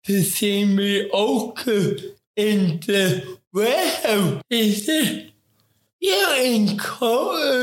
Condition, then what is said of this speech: Cerebral palsy. I have a packet of which infect my talking, my movement,